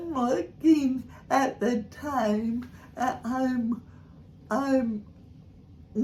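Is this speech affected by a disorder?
Yes: cerebral palsy.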